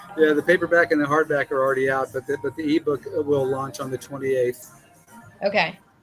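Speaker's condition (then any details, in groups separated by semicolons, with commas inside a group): No condition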